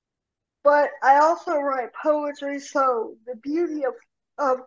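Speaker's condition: Cerebral palsy; walking while pushing grocery cart

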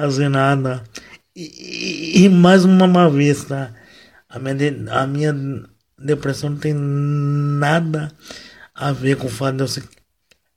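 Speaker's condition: Cerebral palsy, mild; wheelchair user

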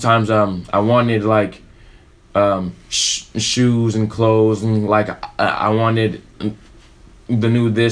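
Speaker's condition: Stutter; stutter since childhood, really bad when growing up; peers laughed and asked why speaks this way; repeated sounds, prolonged sounds

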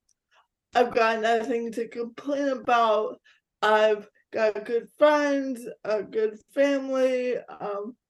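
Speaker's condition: Cerebral palsy; physical disability

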